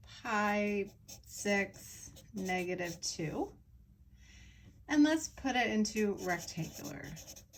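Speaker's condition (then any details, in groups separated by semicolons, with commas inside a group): No condition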